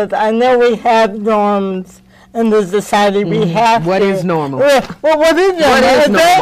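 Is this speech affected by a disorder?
Yes: mild cerebral palsy.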